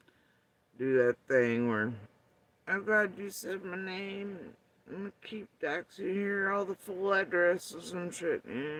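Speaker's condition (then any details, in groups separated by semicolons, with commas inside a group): Facial paralysis after surgery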